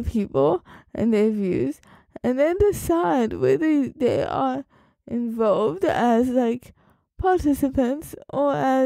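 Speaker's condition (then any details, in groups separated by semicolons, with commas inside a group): Cerebral palsy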